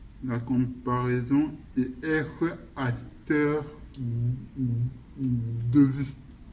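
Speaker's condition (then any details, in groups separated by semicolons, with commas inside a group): Cerebral palsy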